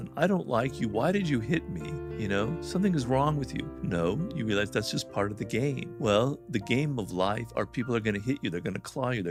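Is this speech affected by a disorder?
No.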